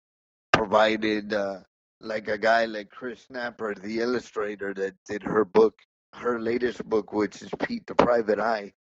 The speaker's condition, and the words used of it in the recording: Cerebral palsy. Listen, you got a lot of gifts. You can see, you can speak, you can hear, and you're nowhere near a vegetable.